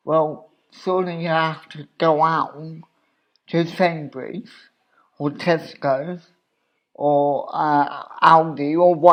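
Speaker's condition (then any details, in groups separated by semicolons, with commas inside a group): Cerebral palsy; obvious speech impediment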